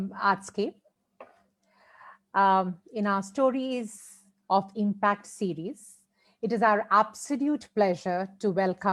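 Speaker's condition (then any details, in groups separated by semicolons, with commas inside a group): No condition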